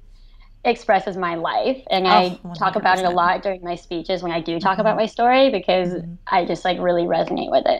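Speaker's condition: Cleft lip and palate, severe

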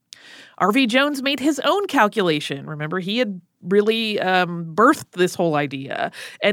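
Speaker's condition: No condition

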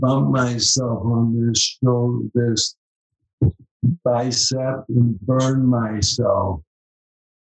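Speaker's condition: ALS; spasticity

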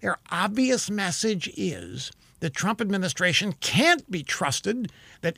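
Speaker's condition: No condition

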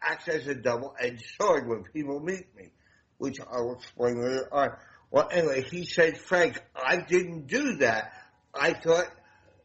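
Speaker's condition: Damaged voice box; at least 25 years ago

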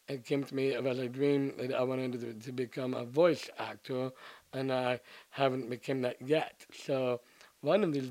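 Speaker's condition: Down syndrome

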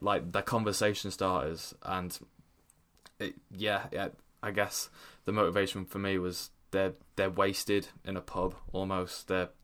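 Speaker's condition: Stammer; stammer since childhood, before age 10 or 11 could barely string a sentence together; much improved over years through confidence-building experiences; pauses and repetitions edited out of own podcast, possibly from stammer; repeated sounds, repeated words

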